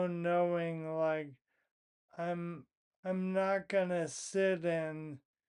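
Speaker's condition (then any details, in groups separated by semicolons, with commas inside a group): Primary lateral sclerosis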